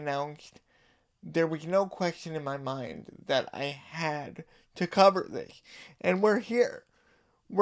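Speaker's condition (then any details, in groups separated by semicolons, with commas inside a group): Cerebral palsy; voice sometimes sounds childlike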